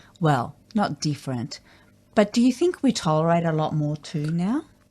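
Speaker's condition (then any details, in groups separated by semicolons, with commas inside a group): No condition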